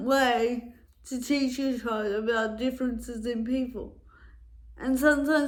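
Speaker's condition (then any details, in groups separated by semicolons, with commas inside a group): Cerebral palsy; affects walking and speech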